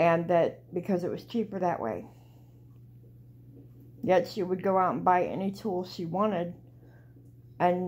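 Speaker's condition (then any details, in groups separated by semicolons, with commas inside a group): Cerebral palsy; walks flat-footed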